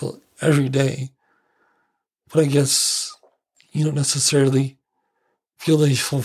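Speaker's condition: ALS; familial ALS, feeding tube surgery, lost use of one hand, aspiration pneumonia ER visit; voice slightly altered, facial and jaw changes, no slurring, stuck secretions impair voice and swallowing, worse in dry Calgary, better when humid

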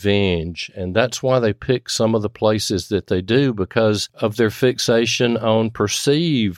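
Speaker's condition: No condition

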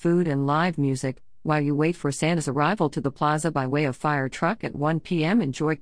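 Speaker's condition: No condition

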